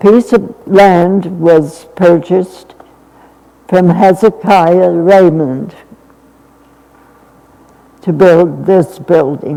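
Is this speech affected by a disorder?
Yes: essential tremor; more than half of life.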